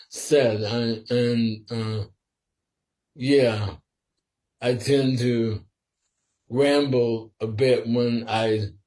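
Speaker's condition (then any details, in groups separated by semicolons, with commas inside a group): Sporadic ALS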